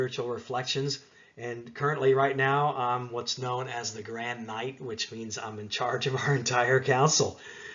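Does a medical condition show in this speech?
No.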